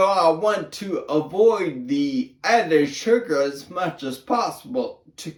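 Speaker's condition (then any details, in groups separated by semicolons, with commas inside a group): Brain injury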